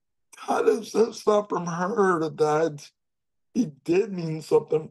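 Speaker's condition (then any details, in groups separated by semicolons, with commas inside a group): Cerebral palsy; jokes of having voice for print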